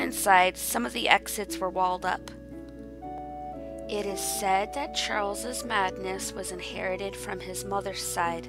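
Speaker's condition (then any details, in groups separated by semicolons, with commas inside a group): No condition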